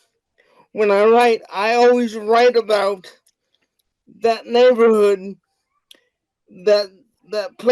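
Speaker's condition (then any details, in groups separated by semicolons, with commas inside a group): Cerebral palsy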